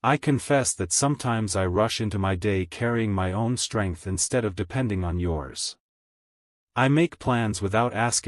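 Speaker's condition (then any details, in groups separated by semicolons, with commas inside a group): No condition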